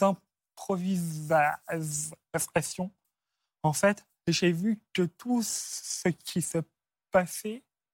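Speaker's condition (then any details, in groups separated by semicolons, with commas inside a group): Stuttering; onset at about age 4 after grandmother's throat cancer, fluent before, once misdiagnosed as Gilles de la Tourette; no attempts to control stuttering; part-word and word repetitions, frequent euh fillers; prolonged sounds, blocks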